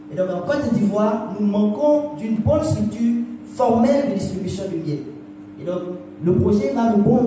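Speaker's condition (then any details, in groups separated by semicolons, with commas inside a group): No condition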